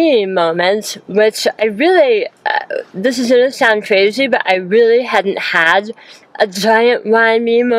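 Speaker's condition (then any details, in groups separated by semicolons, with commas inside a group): Hemi-glossectomy for oral cancer, hemiglossectomy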